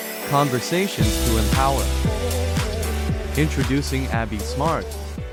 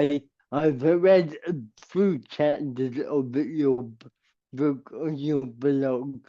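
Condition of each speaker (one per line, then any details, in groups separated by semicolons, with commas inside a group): No condition
Cerebral palsy; permanent wheelchair user; uses walker, therapy, gym, yoga; speech impediment, rehearsed words for clarity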